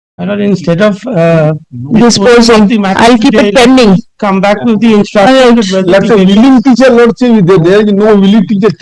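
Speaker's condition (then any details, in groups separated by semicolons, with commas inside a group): No condition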